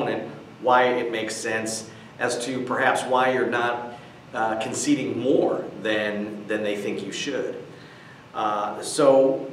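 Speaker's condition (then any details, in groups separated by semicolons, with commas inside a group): No condition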